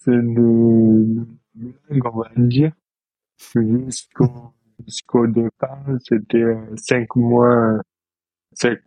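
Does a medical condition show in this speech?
Yes: dystonia; speech difficulties, fine motor difficulties.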